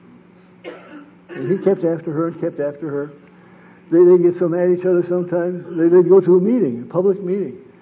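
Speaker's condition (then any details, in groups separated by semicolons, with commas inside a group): Parkinson's disease; sleep disrupted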